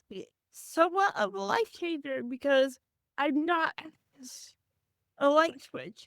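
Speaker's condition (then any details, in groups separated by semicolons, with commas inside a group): Cerebral palsy; from birth; had speech therapy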